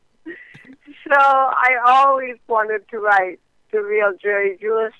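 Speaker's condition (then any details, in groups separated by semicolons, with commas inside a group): Cerebral palsy; speech and physical therapy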